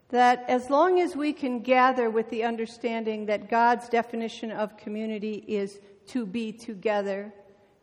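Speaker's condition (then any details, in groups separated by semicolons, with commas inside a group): No condition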